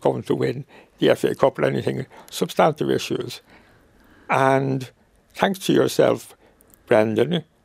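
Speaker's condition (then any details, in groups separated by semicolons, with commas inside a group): Motor neuron disease; wheelchair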